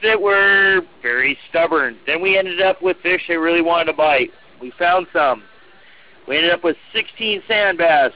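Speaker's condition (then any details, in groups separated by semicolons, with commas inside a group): No condition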